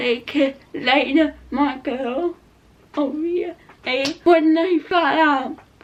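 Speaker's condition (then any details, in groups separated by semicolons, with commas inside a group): Cerebral palsy; not quadriplegic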